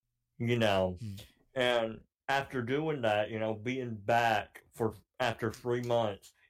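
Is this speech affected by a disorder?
Yes: cleft palate; cleft palate since childhood.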